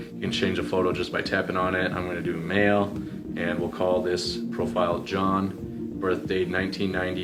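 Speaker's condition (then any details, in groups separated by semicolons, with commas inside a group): No condition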